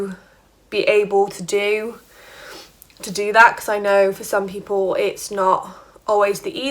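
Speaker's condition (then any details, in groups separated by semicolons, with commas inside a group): No condition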